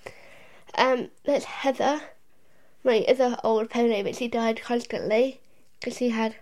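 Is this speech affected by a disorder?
Yes: Down syndrome; had operation for hole in the heart.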